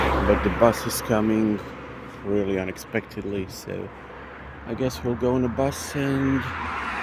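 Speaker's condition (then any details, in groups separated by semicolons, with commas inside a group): No condition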